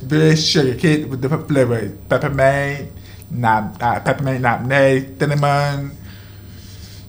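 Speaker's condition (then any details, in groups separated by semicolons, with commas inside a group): Deafness, deaf in one ear from birth, other ear from age 18; relies on lip reading, difficulty following very fast or very slow speech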